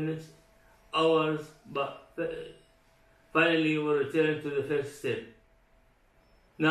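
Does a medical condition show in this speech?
Yes: Parkinson's disease; deep brain stimulation implant; diagnosed five years ago, recent DBS, medication had become insufficient.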